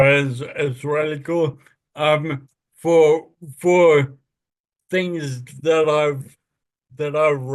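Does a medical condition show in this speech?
Yes: Friedreich's ataxia; spasticity.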